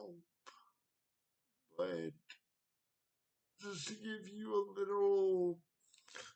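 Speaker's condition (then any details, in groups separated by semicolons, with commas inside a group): Cerebral palsy; wheelchair, needs transfer help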